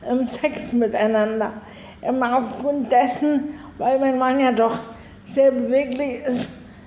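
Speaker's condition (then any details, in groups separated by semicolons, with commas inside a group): Cerebral palsy; spasticity in both arms and legs, electric wheelchair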